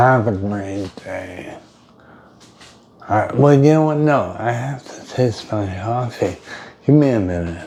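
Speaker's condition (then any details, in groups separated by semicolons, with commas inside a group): Brain injury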